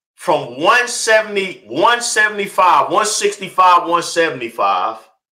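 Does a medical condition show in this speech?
No.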